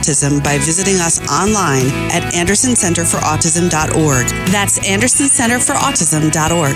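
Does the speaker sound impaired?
No.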